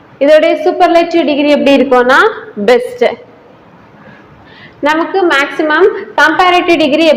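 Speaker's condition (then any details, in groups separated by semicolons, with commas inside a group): No condition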